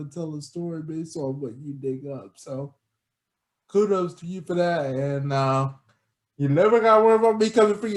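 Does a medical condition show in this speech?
Yes: cerebral palsy.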